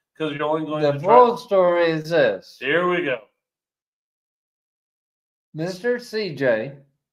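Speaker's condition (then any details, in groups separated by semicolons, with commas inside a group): ALS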